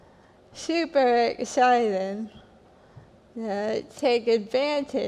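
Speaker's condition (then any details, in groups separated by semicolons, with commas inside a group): Hereditary spastic paraplegia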